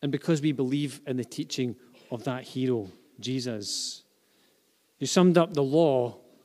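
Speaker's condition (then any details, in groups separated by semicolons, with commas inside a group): No condition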